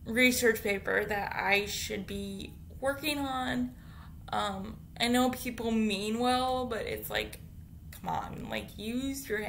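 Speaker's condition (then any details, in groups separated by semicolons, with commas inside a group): Cerebral palsy; from birth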